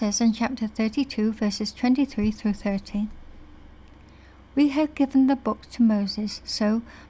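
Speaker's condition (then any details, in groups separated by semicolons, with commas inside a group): No condition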